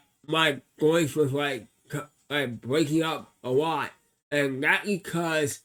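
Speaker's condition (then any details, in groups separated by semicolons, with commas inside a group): Cerebral palsy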